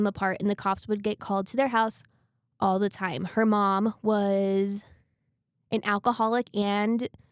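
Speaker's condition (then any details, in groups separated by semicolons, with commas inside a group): No condition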